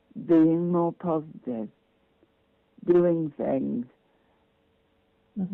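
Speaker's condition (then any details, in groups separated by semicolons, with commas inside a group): Multiple sclerosis; speech not very good at times, especially at night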